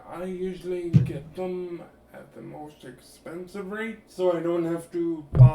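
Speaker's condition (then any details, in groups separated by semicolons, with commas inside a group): Cerebral palsy; limbs affected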